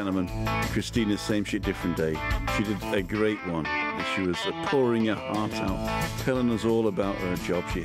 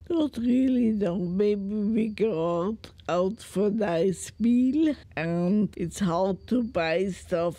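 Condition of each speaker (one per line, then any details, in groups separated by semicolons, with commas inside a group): No condition
Multiple sclerosis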